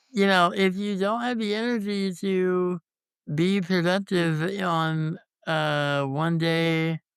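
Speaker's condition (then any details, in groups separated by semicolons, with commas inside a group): Congenital muscular dystrophy; tracheostomy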